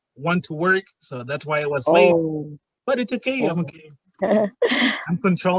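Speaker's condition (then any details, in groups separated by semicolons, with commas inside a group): No condition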